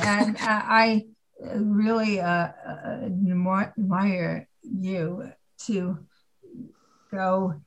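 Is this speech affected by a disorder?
Yes: aphasia after stroke; two strokes one month apart, artery dissection blocking blood flow, symptoms came on slowly, ten and a half years ago; about ten and a half years post stroke, three years of speech, occupational, physical therapy; writing slow.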